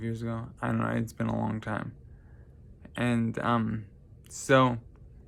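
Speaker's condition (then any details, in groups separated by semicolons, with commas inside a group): Traumatic brain injury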